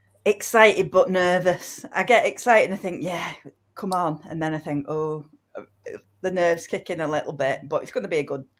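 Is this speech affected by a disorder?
No.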